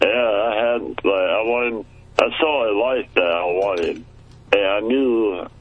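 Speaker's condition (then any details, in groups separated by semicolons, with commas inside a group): Muscular dystrophy; childhood onset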